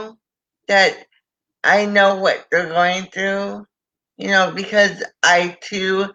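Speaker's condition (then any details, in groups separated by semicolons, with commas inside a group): Cerebral palsy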